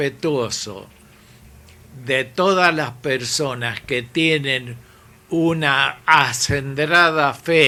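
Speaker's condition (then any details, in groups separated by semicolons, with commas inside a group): ALS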